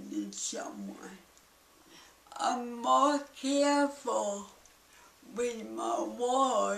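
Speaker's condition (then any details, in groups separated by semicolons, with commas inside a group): Cerebral palsy; balance and speech most affected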